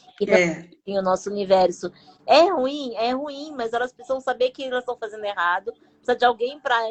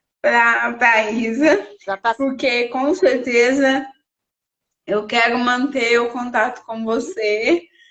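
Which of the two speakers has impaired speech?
The second: cerebral palsy; present since birth, uses wheelchair.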